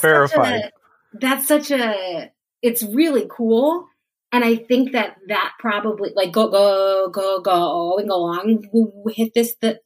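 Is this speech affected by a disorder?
Yes: stuttering; stuttering since childhood, less physically hard over time, frequency unchanged or higher at times; occasionally gets really stuck, particularly hard blocks, mostly less physical effort, stuttering amount unchanged; here repeated sounds.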